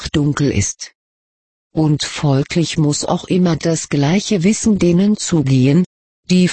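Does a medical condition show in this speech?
No.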